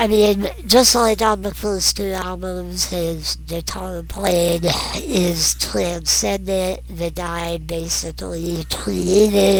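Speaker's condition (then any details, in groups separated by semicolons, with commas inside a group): Non-progressive muscular dystrophy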